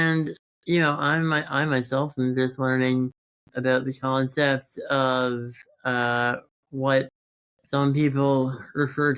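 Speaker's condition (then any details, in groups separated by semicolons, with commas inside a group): Congenital muscular dystrophy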